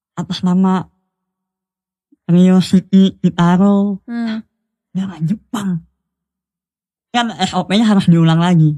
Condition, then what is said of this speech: Cleft palate. Kayak HRD juga aneh gitu. Maksudnya kan aku punya kekurangan sumbing ya. Kekurangannya di suara tapi